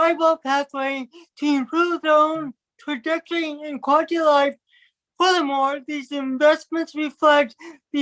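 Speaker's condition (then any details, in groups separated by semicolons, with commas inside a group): Cerebral palsy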